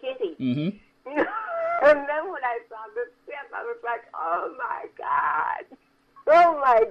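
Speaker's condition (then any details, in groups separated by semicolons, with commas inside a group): Cerebral palsy; from birth; recent surgery, in physical therapy rehab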